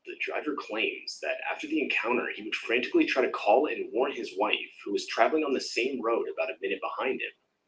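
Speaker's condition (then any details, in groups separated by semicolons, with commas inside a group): No condition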